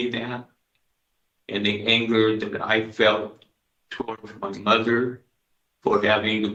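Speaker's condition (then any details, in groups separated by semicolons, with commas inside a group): Parkinson's disease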